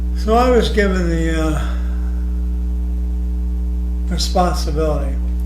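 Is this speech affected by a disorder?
Yes: ALS.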